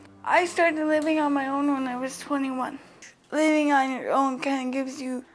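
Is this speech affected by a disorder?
Yes: cerebral palsy; present from birth.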